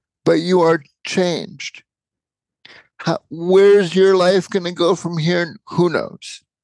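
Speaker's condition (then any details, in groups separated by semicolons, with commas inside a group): Cerebral palsy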